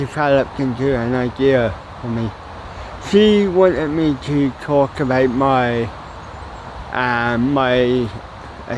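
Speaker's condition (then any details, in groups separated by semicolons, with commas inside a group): Cerebral palsy; mild, ataxic type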